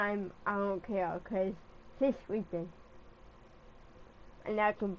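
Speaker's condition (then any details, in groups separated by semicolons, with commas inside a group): Cerebral palsy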